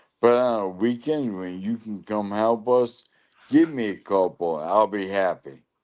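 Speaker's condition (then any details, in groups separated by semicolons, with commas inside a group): Lou Gehrig's disease (ALS)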